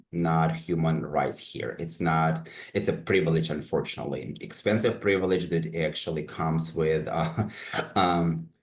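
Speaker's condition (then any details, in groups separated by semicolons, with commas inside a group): No condition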